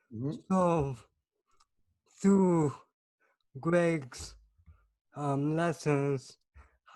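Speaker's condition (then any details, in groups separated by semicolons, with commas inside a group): Cerebral palsy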